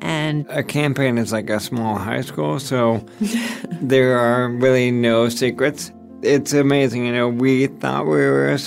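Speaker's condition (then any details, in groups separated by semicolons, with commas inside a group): ALS; onset age 36, first symptom weak left hand cramping with pen, shaking hands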